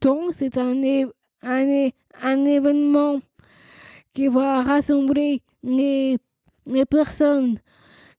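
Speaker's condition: Down syndrome, trisomy 21

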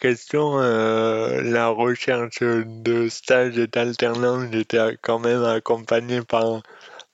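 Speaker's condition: Dystonia; congenital

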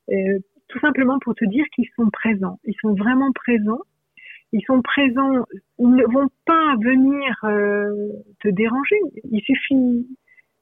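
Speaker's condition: No condition

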